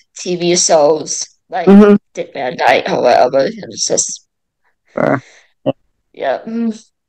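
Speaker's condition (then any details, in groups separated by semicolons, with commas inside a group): Mild cerebral palsy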